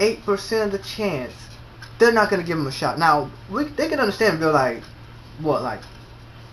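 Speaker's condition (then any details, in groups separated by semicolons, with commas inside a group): No condition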